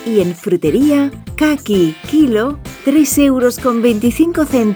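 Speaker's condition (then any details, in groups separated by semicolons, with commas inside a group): No condition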